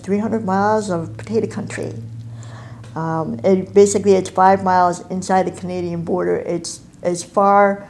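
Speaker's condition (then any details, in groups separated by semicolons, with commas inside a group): Cleft palate and cleft lip; over 30 years ago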